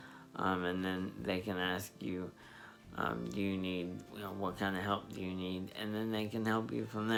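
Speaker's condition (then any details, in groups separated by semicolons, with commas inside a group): Spastic diplegia cerebral palsy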